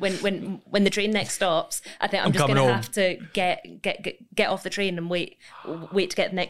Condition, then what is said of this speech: Stuttering. But just now, the last kind of few months, I feel my stammer's got quite bad, and I think it's to do with my breathing.